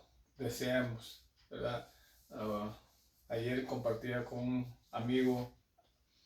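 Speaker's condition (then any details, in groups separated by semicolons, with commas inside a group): No condition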